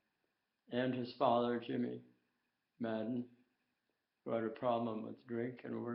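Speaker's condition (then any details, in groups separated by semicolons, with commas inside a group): Tongue cancer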